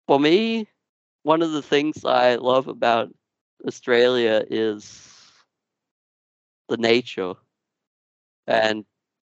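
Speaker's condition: Duchenne muscular dystrophy; genetic, progressive

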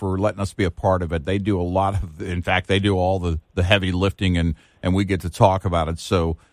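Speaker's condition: No condition

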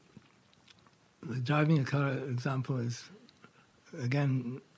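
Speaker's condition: Parkinson's; no typical shaking, very focused walking, symptoms held off through meditation, wife Laurie does 95% of chores

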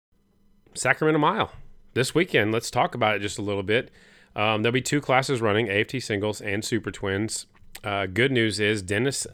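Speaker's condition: No condition

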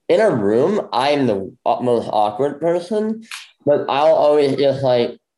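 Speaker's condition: Bilateral cleft lip; congenital bilateral

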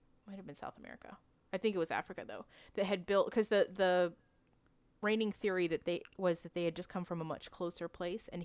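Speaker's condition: No condition

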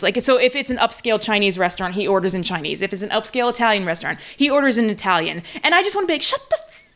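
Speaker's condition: No condition

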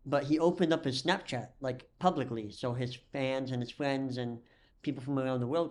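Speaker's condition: Cleft lip and palate; dental problems

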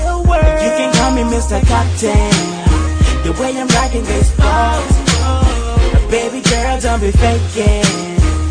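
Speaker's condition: No condition

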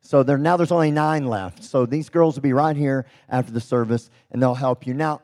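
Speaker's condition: Cleft lip and palate; congenital

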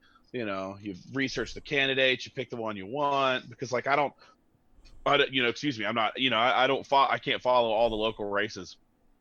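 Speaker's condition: No condition

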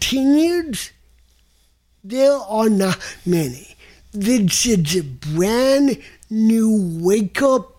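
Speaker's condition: Cerebral palsy; listeners adjust over time

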